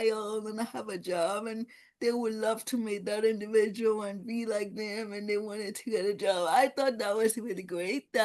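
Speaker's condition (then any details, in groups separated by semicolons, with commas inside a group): Cerebral palsy; no gross or fine motor skills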